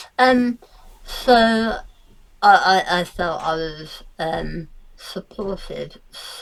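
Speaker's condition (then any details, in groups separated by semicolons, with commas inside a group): Tongue cancer; surgery, radiotherapy, immunotherapy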